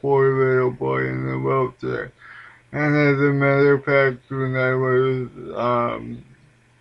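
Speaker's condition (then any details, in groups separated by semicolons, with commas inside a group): Cerebral palsy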